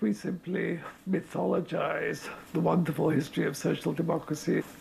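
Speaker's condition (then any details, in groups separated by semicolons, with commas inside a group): Motor neurone disease; speaking through air contraption enabling breathing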